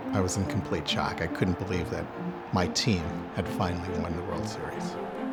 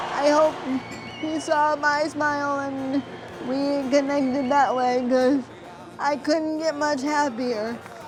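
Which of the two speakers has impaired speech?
The second: spastic quadriplegic cerebral palsy; spastic quadriplegic, from birth, very tight muscles, wheelchair, needs feeding help; muscle tightness audible, especially when excited.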